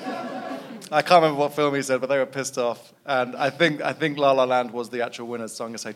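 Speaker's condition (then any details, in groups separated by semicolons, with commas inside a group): No condition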